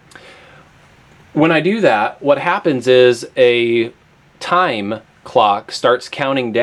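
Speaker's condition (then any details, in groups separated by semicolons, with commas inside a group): No condition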